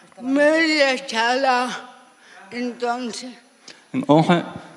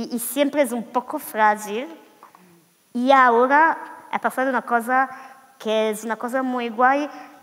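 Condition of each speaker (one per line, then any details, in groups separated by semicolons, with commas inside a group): Severe cerebral palsy; severe, from birth, seven years bedridden; walks after dance therapy
No condition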